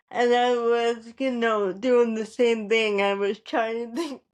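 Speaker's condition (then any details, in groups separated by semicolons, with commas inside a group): Cerebral palsy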